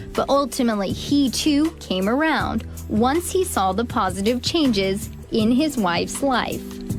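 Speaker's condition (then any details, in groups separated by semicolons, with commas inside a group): No condition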